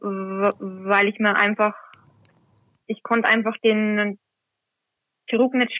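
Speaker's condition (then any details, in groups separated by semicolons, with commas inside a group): Stuttering; covert stuttering, first consciously noticed around age 10, hidden until age 21; reading aloud not stutter-free, anticipates hard words, formerly hid stutter with filler words and word swapping; blocks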